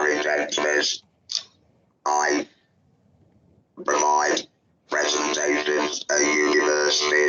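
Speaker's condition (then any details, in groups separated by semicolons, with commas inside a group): Laryngectomy; laryngectomy for larynx cancer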